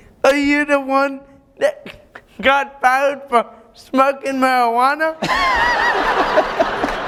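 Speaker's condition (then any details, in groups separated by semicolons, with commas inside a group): Cerebral palsy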